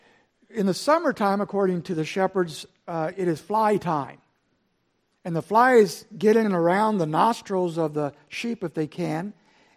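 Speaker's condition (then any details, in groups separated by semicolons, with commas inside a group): No condition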